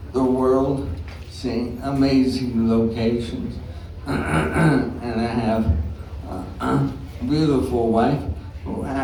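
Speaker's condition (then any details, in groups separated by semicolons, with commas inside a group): ALS; some speech trouble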